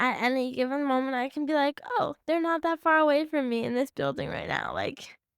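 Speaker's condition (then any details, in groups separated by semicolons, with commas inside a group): Cerebral palsy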